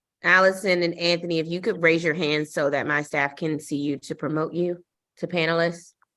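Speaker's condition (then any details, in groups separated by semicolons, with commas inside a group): No condition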